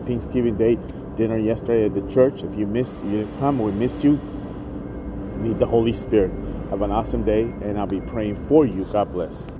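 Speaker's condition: No condition

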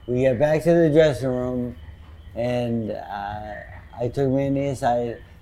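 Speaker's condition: Parkinson's disease; sometimes

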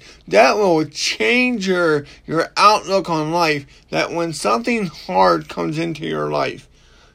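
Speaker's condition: Cerebral palsy; ongoing, not healed

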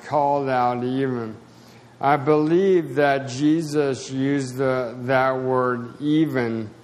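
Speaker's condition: Spasticity, mild

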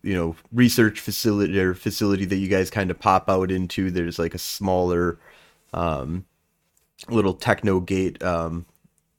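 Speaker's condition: No condition

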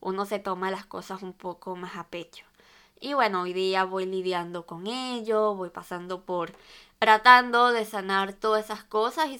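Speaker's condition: Cleft lip and palate; two operations

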